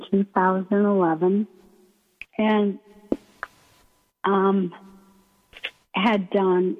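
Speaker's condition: ALS; hard to breathe and speak, voice may sound weak or hard to understand, paces speech with breathing

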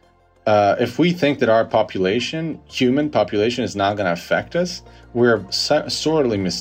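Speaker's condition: No condition

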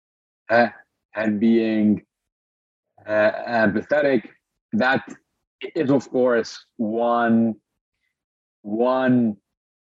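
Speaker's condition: Stutter; stutter since birth in Lebanon, speaking disability, breathing technique partly controls it, Toastmasters practice; stutters openly during interview, experienced public speaker; audible stutter, pauses may sound like internet lag; repeated words, prolonged sounds

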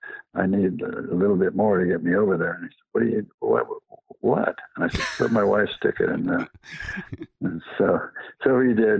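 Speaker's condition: Parkinson's; past cancer

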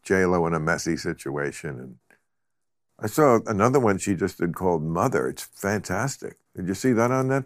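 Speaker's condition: No condition

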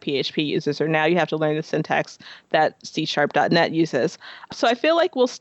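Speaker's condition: No condition

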